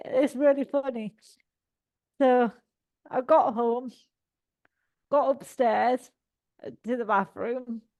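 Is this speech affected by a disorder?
Yes: cerebral palsy; all four limbs.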